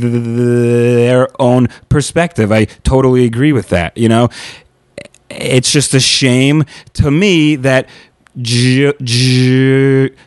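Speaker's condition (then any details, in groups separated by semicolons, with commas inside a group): Stuttering; past therapy to become more comfortable with stuttering, earlier fear of public speaking from stuttering; stutter-like tension when signing own name, worse under pressure or with people watching; prolonged sounds, blocks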